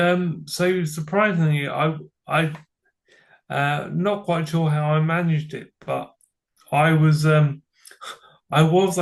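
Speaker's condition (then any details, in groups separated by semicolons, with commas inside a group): Cerebral palsy; from birth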